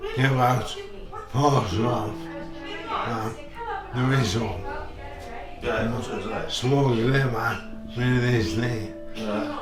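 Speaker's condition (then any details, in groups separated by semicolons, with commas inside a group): Motor neurone disease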